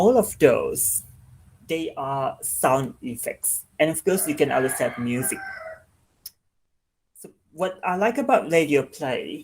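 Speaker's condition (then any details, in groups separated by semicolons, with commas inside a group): No condition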